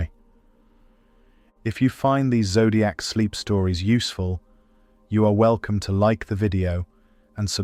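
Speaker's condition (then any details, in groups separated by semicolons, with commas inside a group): No condition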